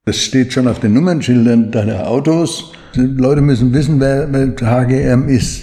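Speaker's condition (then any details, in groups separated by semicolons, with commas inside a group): Parkinson's disease; Parkinson's disease diagnosed about 20 years ago, slowed movements, limits daily routine, needs much training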